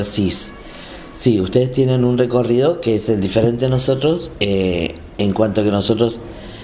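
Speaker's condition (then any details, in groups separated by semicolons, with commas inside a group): No condition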